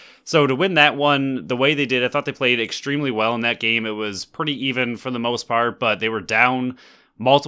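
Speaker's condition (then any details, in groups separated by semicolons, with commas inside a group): No condition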